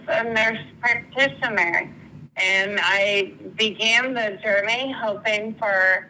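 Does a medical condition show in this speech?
Yes: ALS; onset with slurred speech then right hand weakness, diagnosed 3 months after symptoms became problematic; progressing, good days and bad, tires easily, daily care needs from husband Kevin; slurred speech as first symptom.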